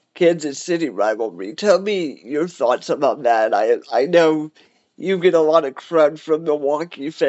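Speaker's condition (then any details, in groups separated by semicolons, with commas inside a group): Cerebral palsy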